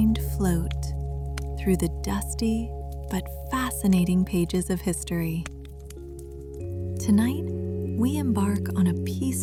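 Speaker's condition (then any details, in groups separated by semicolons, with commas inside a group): No condition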